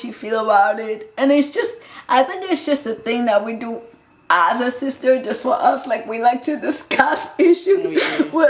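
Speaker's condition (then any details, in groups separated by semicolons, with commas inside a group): Cerebral palsy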